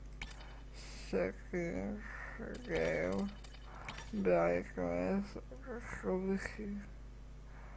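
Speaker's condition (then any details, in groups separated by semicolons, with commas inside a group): Cerebral palsy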